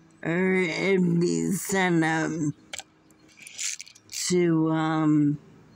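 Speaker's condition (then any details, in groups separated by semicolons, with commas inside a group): Muscular dystrophy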